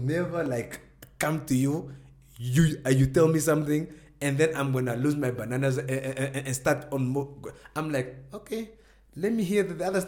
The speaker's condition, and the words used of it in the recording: Stuttering. Now they're wondering, this guy's mic is broken.